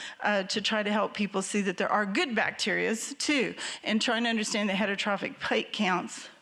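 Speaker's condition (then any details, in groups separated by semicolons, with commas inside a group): No condition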